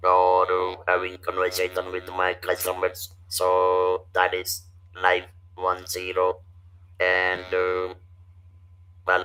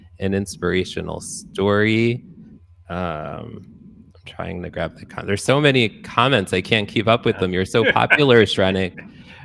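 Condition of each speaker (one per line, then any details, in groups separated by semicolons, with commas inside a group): Laryngectomy (vocal cords removed) after stage IV vocal cord cancer; distinctly audible unique voice
No condition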